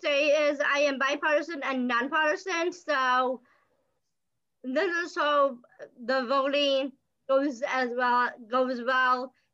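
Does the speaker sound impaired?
Yes: Down syndrome.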